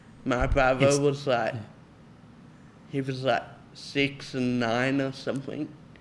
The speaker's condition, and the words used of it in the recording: Ataxia. My speech also got a lot more slurred than it was.